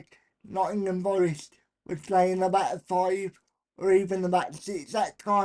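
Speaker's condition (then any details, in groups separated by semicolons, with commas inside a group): Cerebral palsy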